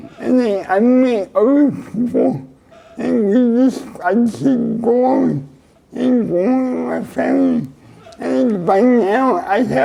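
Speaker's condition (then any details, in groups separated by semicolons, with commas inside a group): Cerebral palsy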